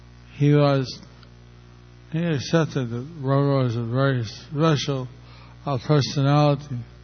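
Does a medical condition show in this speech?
Yes: stroke; a little over a year since stroke.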